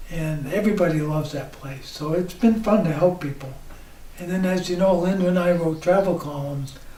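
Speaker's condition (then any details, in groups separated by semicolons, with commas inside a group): ALS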